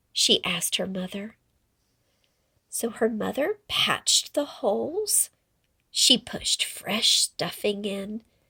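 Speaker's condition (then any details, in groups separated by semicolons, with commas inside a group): No condition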